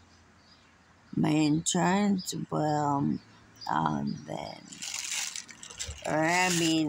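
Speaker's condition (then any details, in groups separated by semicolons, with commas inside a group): Friedreich's ataxia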